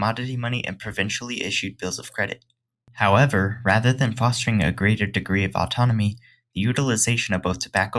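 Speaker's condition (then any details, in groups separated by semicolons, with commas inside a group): No condition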